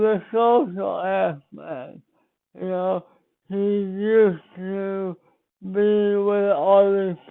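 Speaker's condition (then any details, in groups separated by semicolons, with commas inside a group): Speech impairment after birth surgery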